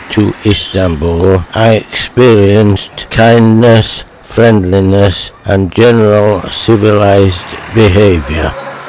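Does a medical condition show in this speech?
Yes: motor neuron disease.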